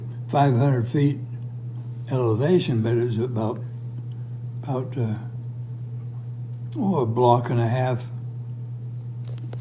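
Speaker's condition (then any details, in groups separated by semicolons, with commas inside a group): Parkinson's, severe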